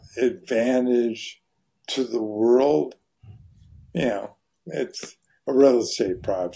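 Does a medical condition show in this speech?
Yes: ALS; voice very hoarse.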